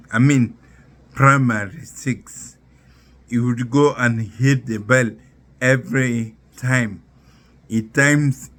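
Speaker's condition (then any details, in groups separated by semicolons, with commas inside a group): Neurological disease from spinal injury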